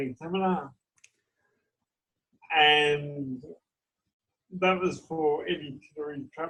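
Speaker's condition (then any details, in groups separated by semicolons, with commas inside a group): Cerebral palsy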